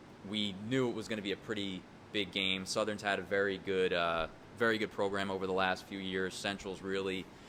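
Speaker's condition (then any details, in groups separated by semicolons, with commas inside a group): No condition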